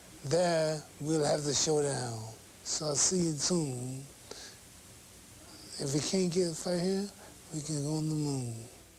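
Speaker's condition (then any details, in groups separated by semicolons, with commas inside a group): Parkinson's syndrome; sometimes slurred speech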